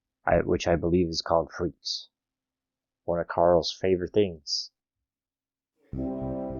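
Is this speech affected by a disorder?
No.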